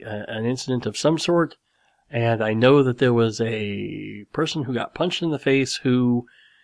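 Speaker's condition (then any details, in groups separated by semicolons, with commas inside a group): Cleft lip and palate; skull bone chips grafted to reconstruct nose around age 12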